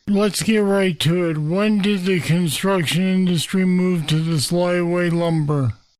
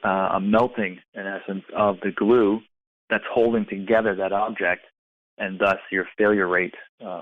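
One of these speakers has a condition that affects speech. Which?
The first: Parkinson's disease; deep brain stimulators; voice affected, sounds accented.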